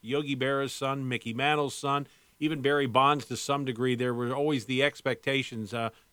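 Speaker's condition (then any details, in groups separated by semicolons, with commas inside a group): No condition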